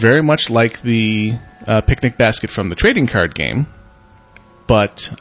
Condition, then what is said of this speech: None; typical speech.